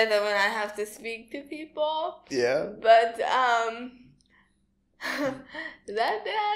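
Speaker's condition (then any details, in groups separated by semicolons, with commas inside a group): Cerebral palsy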